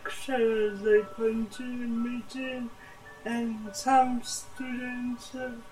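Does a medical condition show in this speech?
Yes: cerebral palsy; present from birth, much therapy in childhood; adult.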